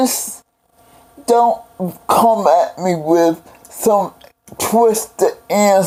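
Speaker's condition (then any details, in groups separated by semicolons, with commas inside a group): Cerebral palsy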